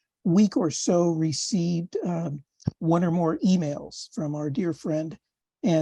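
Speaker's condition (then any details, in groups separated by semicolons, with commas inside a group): No condition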